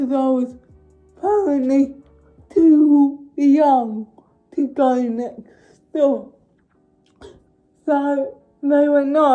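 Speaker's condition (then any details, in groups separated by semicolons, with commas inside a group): Cerebral palsy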